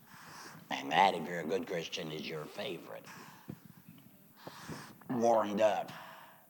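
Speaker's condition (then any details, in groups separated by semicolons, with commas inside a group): Laryngectomy; chemo and radiation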